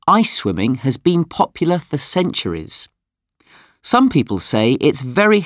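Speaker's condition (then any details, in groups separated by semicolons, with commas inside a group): No condition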